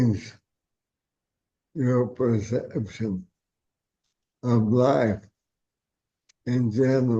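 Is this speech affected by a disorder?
Yes: ALS.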